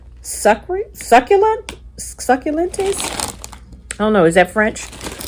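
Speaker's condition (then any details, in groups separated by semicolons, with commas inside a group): No condition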